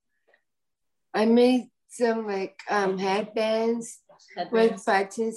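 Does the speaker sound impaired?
Yes: Down syndrome.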